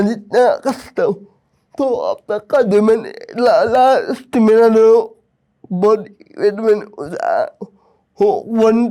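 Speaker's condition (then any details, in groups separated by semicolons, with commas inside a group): Cerebral palsy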